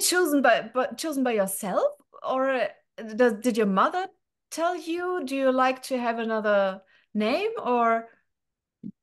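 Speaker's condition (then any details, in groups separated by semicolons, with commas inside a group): No condition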